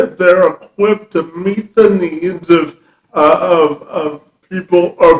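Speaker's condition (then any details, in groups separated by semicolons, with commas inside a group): Cerebral palsy; from birth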